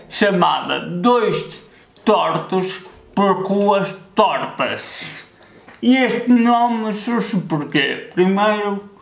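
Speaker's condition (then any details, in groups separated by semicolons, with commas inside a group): Cerebral palsy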